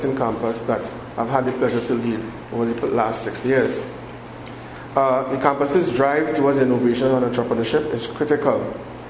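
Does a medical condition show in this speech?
No.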